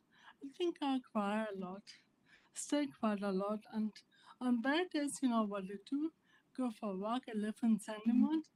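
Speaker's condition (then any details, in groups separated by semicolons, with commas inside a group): Primary lateral sclerosis; spasticity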